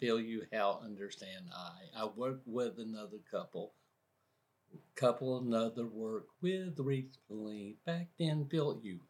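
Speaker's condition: Aphasia after stroke; woke unable to talk, nearly died and resuscitated, self-described primary progressive aphasia; initially no talking, reading or writing, one word only, understood everything, now thinks of every word

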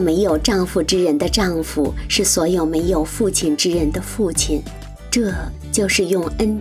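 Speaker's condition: No condition

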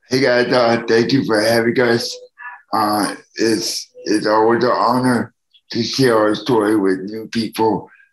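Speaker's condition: Cerebral palsy; needs help from others

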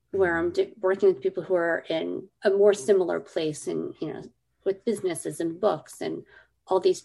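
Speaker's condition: Cleft lip and palate; congenital

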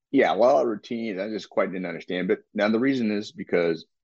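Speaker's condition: No condition

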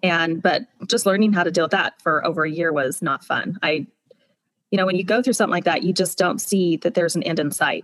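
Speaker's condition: No condition

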